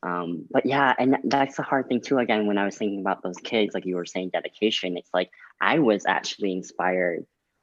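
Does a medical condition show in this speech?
Yes: cleft lip and palate.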